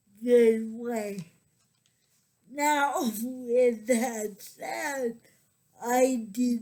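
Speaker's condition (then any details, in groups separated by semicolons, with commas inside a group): Cerebral palsy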